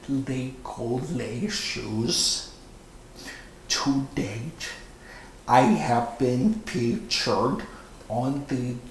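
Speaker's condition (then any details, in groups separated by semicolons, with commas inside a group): Stroke with paralyzed vocal cord; stroke at 35, craniotomy at Barnes Jewish Hospital, alphabet board early, left-hand writing; nearly 5 years post-stroke, 657+ hours outpatient therapy incl advanced speech therapy, runs without aids; speaks lower and slower, singing voice part lost, public speaking difficult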